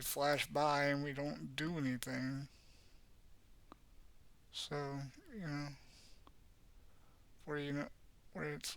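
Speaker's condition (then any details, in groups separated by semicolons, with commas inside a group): Cerebral palsy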